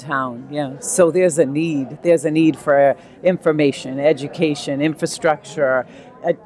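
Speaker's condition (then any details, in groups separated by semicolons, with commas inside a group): No condition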